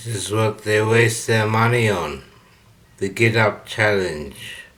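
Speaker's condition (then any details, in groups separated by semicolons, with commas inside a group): Slurred speech from poisoning; hypersalivation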